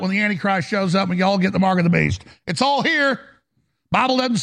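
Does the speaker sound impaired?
No.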